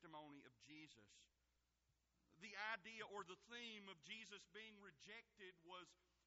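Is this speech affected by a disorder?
No.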